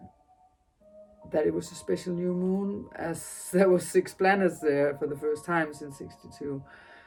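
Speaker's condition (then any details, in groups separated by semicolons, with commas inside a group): No condition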